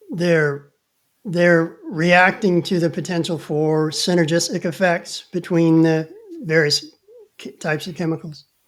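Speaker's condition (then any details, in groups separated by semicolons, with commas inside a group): No condition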